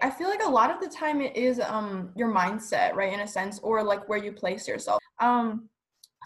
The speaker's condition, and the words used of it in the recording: None; typical speech.